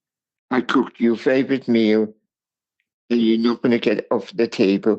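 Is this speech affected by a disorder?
Yes: cerebral palsy; wheelchair since late twenties; attended school for speech impairments.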